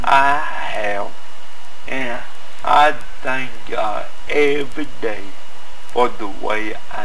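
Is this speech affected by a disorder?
Yes: cerebral palsy.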